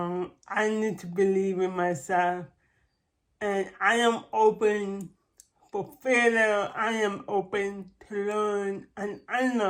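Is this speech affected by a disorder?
Yes: cerebral palsy.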